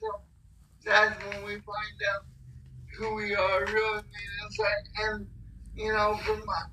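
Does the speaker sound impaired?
Yes: cerebral palsy; physically challenged, paired with able-bodied athletes for races through Ambulance Angels of Oklahoma.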